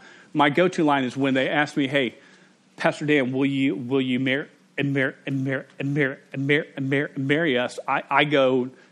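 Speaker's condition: Stuttering; stutters involuntarily, cannot control it, strangers notice the stutter, earlier weddings not fully fluent; repeated sounds

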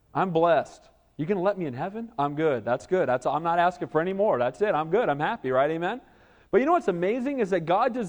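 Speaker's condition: No condition

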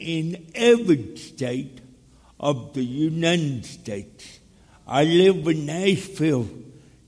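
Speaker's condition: Cerebral palsy; speech impediment

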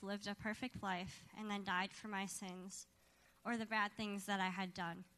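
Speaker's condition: Cleft lip and palate

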